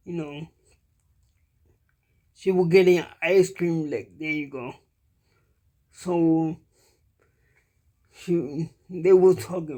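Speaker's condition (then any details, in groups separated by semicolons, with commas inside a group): Cerebral palsy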